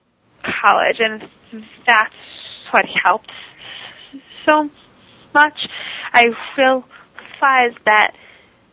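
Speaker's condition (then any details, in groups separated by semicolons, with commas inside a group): Stuttering; very severe third grade, worse high school, speakeasy from Dr. John Haskell, speech therapy helped core; moderate, occasional speakeasy in-ear delayed auditory feedback device, not worn on show; device cuts stuttering about 95%, still stutters at sentence onset, worse around unfamiliar people, sometimes avoids talking; blocks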